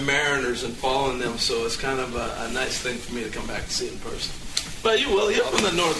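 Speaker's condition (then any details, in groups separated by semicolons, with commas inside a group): No condition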